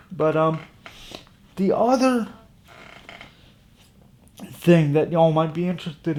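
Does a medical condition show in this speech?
Yes: cerebral palsy; from birth.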